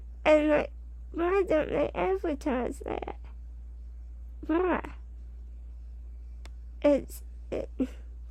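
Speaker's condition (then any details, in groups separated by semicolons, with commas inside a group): Spinal muscular atrophy type 2; type 2, genetic, muscle weakness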